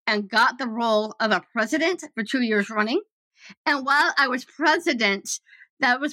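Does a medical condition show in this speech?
Yes: Down syndrome; developmental disability.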